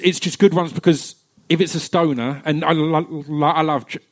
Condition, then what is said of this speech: Stuttering. Because like my voice has changed so much, it spins me out.